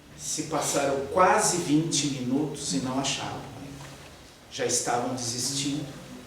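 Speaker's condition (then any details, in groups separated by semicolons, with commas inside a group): No condition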